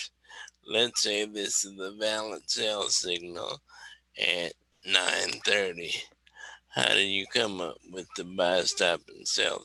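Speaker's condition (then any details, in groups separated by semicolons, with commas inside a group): Cerebral palsy; wheelchair user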